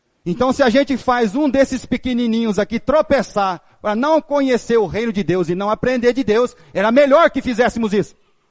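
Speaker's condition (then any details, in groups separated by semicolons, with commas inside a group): No condition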